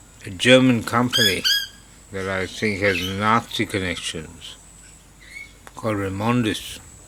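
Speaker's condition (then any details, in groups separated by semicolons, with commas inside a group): Parkinson's disease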